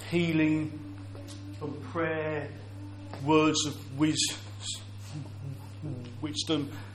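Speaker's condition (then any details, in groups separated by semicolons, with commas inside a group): Stammer; audible stammer; repeated sounds, blocks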